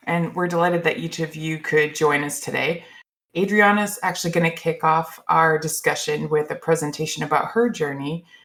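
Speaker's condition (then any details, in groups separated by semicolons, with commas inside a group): No condition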